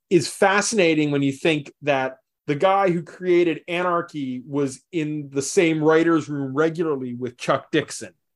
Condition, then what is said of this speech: None; typical speech.